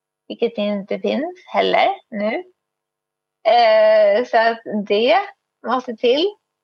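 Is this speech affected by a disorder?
Yes: cerebral palsy, spastic.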